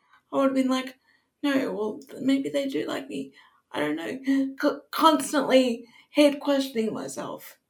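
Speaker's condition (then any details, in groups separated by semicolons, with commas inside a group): Cerebral palsy; wheelchair user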